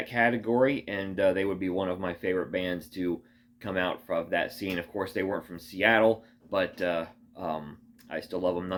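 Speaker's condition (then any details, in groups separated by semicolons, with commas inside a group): No condition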